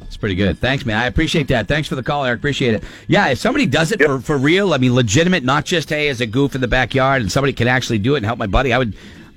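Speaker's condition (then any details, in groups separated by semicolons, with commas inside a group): No condition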